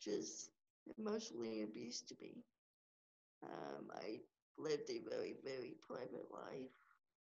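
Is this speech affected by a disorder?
Yes: cerebral palsy; age 32, wheelchair user.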